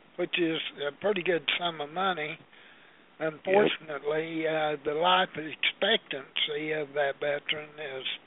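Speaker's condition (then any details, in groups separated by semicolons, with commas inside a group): Parkinson's disease; shivering, partly from disease, partly from cold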